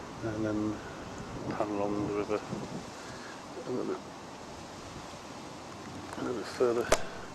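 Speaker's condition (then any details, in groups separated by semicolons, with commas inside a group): No condition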